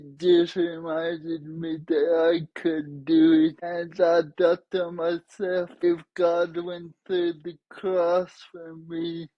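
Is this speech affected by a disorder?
Yes: traumatic brain injury; caused by accident.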